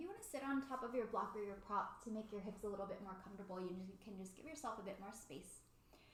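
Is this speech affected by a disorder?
No.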